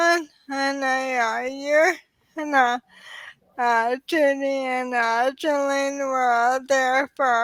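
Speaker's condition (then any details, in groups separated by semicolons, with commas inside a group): ALS; sporadic form, onset in pinky finger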